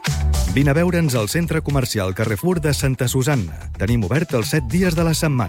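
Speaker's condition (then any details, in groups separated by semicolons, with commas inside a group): No condition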